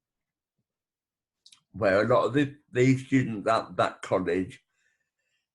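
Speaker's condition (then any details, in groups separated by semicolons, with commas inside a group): Brain bleed with facial paralysis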